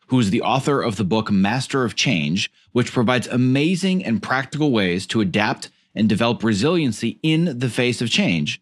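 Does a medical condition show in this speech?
No.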